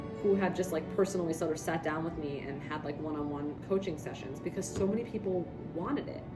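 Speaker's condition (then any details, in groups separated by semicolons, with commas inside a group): No condition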